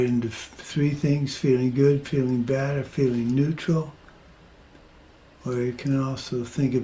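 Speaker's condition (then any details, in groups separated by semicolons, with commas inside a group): Parkinson's; progressing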